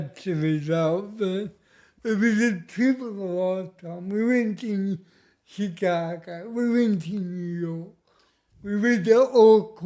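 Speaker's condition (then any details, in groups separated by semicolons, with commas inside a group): Cerebral palsy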